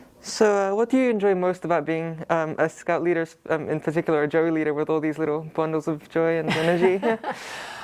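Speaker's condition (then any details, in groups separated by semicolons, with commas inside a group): No condition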